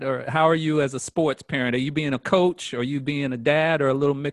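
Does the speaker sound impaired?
No.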